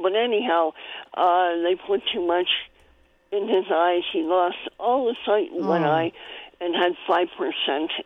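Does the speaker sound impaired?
Yes: cleft palate; congenital cleft palate, spoon-fed in early childhood; spoon feeding needed at one point in early childhood.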